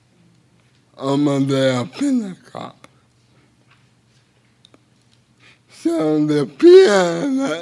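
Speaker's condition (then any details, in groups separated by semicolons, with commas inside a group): Cerebral palsy; involuntary hand movements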